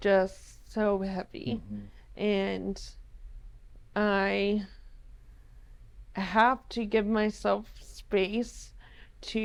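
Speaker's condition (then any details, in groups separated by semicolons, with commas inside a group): ALS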